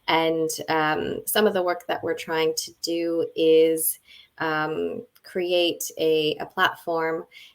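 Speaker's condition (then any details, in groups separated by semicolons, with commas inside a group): No condition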